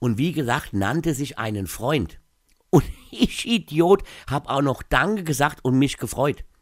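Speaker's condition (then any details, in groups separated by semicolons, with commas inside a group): No condition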